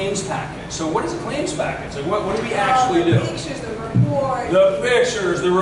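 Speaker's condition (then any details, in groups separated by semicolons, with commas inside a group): No condition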